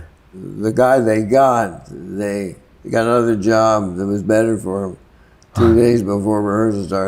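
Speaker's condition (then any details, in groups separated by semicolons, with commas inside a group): Parkinson's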